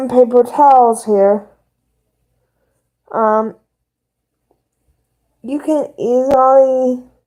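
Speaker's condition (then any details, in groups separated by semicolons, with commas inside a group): Cerebral palsy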